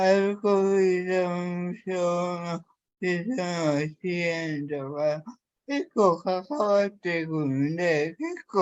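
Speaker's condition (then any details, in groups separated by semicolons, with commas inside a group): Cerebral palsy; severe, uses a wheelchair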